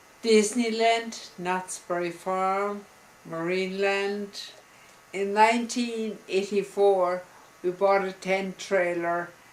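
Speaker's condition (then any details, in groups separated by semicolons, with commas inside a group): Multiple sclerosis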